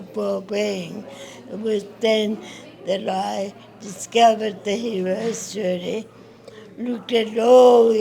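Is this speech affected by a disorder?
Yes: acquired brain injury; acquired during brain stem tumour surgery.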